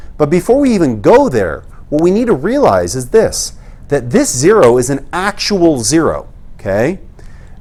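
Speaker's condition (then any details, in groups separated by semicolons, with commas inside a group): No condition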